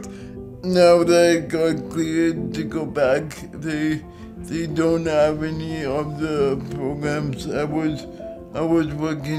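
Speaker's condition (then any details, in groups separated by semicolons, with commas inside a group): Cerebral palsy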